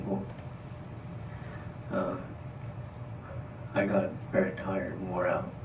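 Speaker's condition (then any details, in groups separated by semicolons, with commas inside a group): Parkinson's disease; trouble talking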